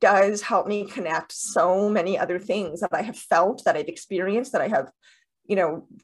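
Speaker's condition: Deafness with cochlear implants; second implant surgery later

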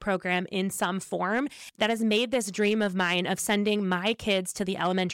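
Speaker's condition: No condition

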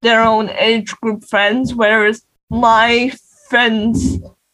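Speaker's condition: Cerebral palsy; non-progressive

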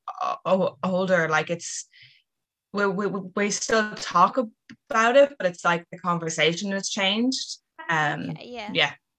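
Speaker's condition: Stuttering; onset at age 3, inherited from mother who also stutters, more covertly; age 23, in and out of speech therapy, many therapists, not currently attending; more severe than mother's; repeated sounds, repeated words

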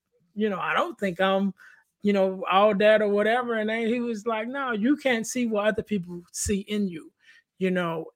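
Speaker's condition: No condition

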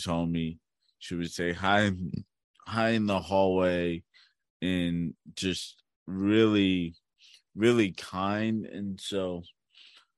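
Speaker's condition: Cerebral palsy; since birth

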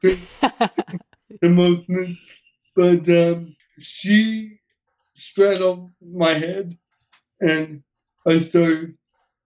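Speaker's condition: Cerebral palsy; hearing intact

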